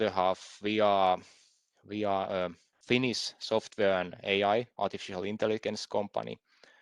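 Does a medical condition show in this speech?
No.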